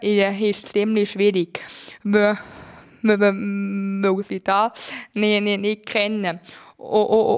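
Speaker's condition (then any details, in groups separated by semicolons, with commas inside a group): Stuttering; since childhood, cause unknown, possibly a blow or vaccination, acupuncture tried with little benefit; age 15, in stuttering therapy with Alfred Beiler, therapy helping; worse when nervous during talks or reading aloud, more pauses, hard blocks; repeated sounds, prolonged sounds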